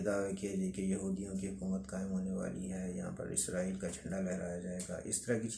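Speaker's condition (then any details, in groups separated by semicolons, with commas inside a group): No condition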